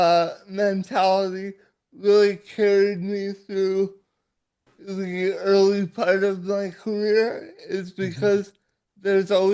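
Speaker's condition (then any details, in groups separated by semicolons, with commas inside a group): Cerebral palsy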